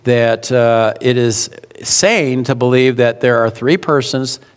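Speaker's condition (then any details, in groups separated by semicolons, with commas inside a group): No condition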